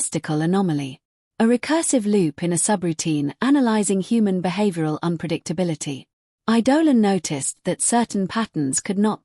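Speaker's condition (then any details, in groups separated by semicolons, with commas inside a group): No condition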